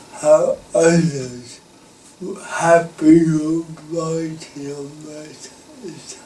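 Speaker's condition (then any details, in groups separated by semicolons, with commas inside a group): Cerebral palsy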